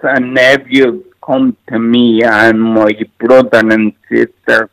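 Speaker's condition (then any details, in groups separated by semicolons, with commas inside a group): Cerebral palsy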